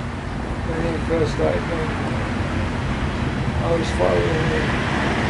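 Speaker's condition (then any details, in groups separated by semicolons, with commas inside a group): Motor neurone disease; wheelchair, one working arm, night ventilation, rapid progression; breathless when talking, shallow breathing, night carbon dioxide build-up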